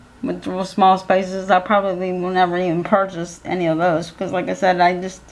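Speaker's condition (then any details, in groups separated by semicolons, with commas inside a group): Cerebral palsy; physical handicap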